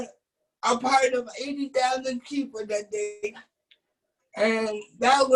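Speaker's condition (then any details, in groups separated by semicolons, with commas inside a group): Cerebral palsy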